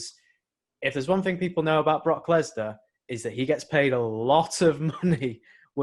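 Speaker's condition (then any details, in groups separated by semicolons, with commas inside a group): No condition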